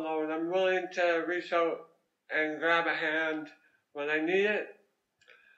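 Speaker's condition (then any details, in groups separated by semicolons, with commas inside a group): Head and neck cancer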